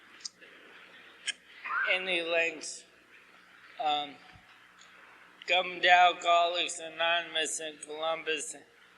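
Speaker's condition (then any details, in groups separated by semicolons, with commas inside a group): ALS; asked to talk slower, clearer, losing voice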